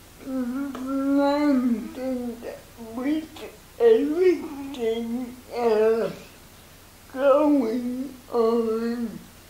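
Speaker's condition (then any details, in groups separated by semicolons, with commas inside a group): Cerebral palsy; motorized wheelchair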